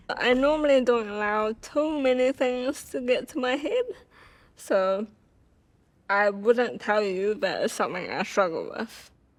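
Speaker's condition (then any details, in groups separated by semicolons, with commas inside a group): Cerebral palsy, hemiplegia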